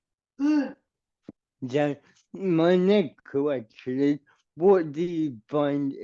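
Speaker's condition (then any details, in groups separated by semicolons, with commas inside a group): Cerebral palsy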